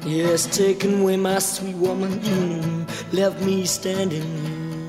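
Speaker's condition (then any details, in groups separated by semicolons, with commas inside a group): No condition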